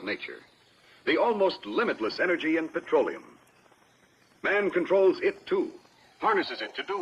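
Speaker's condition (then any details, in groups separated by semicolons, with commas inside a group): No condition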